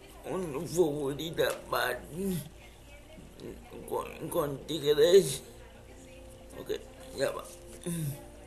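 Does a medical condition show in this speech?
Yes: cerebral palsy; from birth, wheelchair user; speech affected by condition.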